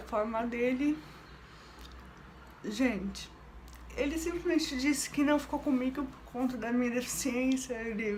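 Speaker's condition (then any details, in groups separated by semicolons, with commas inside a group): Cerebral palsy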